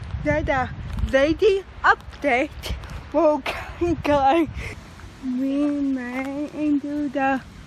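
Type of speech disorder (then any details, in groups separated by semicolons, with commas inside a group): Apraxia of speech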